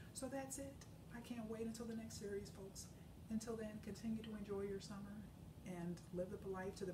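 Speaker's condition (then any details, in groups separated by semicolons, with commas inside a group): No condition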